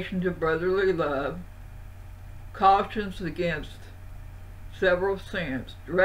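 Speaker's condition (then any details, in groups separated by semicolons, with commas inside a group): Parkinson's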